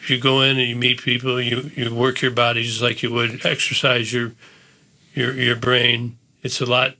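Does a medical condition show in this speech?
Yes: Parkinson's disease; neurodegenerative disease, posture and gait changes as Diamondbacks manager, neck and shoulder surgeries before diagnosis; about 10 years since diagnosis; once could not speak on live TV, diagnosed 2 days later.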